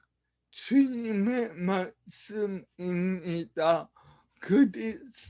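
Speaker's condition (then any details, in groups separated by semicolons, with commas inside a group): Brain lesion disability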